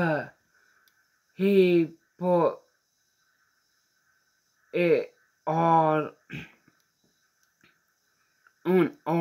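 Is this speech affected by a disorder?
Yes: mild cerebral palsy.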